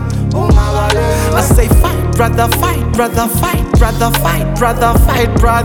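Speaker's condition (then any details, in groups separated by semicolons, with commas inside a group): No condition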